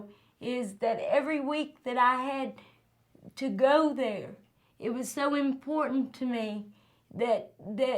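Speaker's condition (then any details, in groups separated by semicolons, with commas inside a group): Cerebral palsy; from birth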